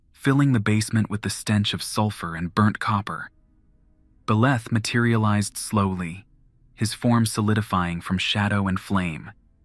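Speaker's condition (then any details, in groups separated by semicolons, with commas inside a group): No condition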